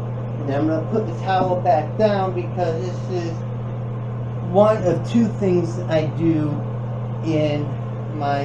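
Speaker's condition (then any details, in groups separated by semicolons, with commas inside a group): Cerebral palsy; affects feet and gait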